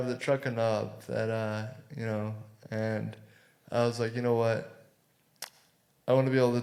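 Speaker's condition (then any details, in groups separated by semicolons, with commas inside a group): Cerebral palsy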